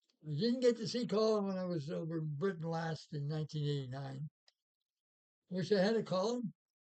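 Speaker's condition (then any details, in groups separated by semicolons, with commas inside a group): Parkinson's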